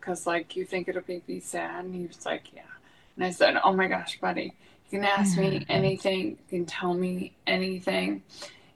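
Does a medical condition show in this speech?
Yes: ALS; young onset, diagnosed in 30s, spinal surgery before diagnosis without improvement; progressing physically; uses a voice amplifier when talking, host hears her fine without it.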